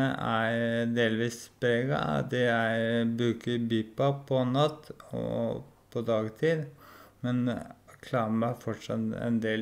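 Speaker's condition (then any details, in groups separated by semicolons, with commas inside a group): ALS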